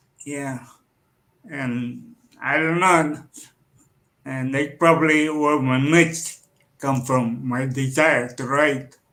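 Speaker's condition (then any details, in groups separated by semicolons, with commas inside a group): Cerebral palsy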